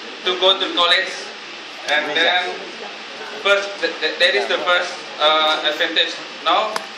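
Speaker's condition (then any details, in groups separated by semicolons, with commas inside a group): No condition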